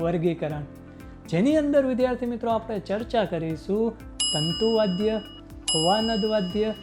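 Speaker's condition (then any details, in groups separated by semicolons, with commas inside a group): No condition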